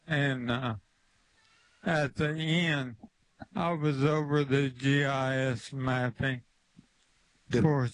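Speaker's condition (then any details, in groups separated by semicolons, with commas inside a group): ALS; limb onset, began right arm, spread to left arm and right leg, diagnosed at Duke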